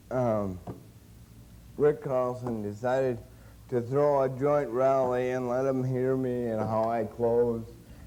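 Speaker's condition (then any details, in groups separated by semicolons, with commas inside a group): Cerebral palsy; since birth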